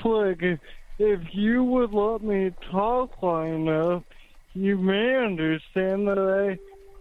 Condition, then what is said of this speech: Cerebral palsy. It's all ... because his disability causes him to speak slowly.